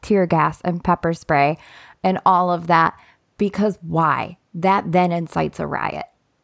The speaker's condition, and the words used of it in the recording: None; typical speech.